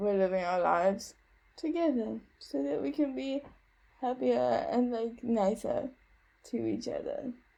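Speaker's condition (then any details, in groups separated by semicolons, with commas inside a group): Cerebral palsy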